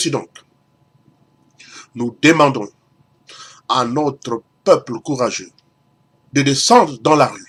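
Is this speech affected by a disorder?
No.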